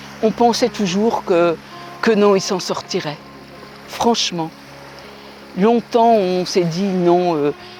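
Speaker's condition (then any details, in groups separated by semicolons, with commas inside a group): No condition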